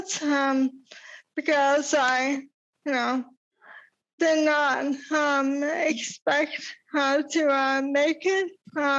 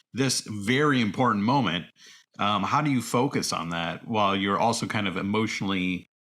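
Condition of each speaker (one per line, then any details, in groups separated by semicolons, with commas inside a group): ALS; about 8 years since diagnosis
No condition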